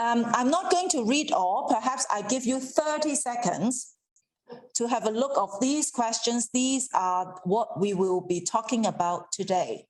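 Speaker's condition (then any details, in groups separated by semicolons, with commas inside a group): No condition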